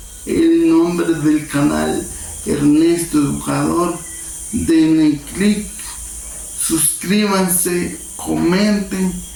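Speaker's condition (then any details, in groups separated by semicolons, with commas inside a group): Cerebral palsy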